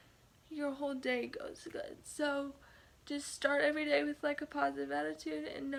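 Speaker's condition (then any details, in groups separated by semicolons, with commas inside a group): Cerebral palsy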